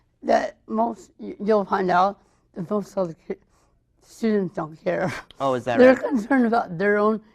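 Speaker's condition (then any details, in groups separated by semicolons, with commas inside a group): Cerebral palsy, mild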